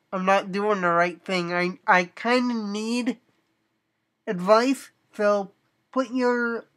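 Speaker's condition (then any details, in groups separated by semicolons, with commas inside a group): Cerebral palsy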